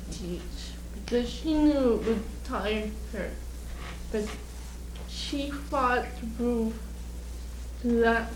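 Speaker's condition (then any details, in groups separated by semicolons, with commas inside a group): Cerebral palsy; unintelligible when excited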